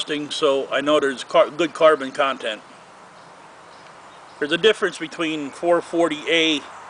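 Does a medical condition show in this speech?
No.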